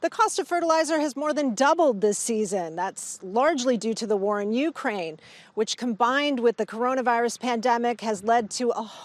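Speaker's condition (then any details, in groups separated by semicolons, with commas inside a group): No condition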